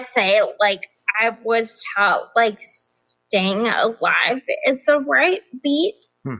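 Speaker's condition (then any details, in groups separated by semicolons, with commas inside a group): Progressive ataxia; affects speech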